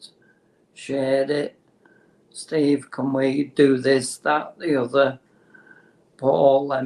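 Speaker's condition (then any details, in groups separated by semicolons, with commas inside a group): Motor neurone disease; terminal, no cure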